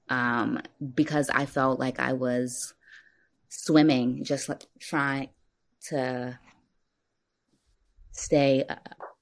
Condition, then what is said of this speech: Stuttering. So I think partly because I was a person who stuttered, and like clearly I still stutter.